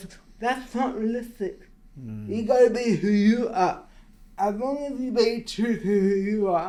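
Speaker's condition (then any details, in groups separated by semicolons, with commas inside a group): Cerebral palsy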